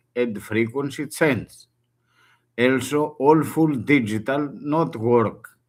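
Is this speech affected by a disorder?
No.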